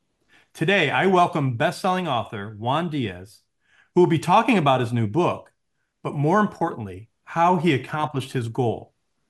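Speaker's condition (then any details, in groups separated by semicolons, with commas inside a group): No condition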